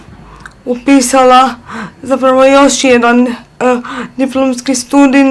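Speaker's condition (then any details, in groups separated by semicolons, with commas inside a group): Cerebral palsy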